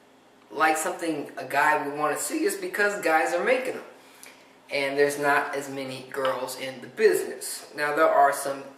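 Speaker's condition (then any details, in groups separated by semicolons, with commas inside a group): No condition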